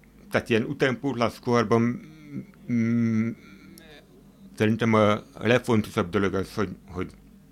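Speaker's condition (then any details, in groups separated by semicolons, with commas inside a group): Hearing impairment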